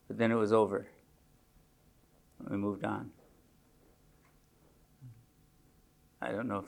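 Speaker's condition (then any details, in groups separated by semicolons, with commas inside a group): Parkinson's disease; age 74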